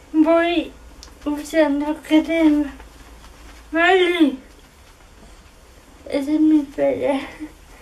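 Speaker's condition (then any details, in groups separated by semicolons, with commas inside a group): Cerebral palsy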